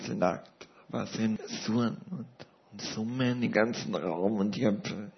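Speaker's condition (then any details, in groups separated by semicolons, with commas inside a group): Paralysis with ventilator dependence; lives with ventilator, personal assistance in daily life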